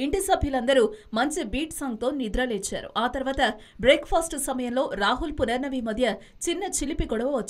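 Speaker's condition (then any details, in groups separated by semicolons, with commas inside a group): No condition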